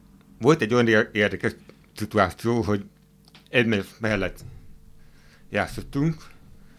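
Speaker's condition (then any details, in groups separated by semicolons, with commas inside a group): Hearing impairment, hard of hearing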